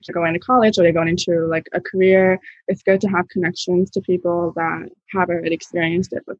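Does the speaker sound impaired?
Yes: profound bilateral hearing loss; normal hearing at birth likely, bilateral sensorineural mild-to-moderate loss diagnosed age 3, two hearing aids, progressive; profoundly deaf both ears, right cochlear implant since age 10-11, residual left hearing, no left device.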